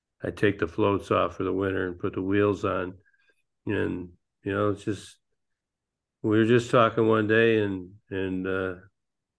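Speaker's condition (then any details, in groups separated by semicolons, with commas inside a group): Parkinson's disease; man nearly 66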